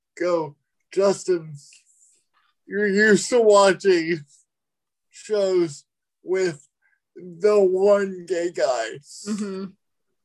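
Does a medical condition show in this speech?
Yes: cerebral palsy.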